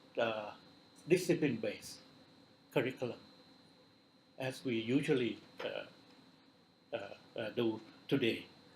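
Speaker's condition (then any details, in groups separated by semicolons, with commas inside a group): No condition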